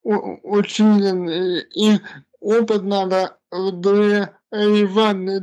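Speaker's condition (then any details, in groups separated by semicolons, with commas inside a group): Cerebral palsy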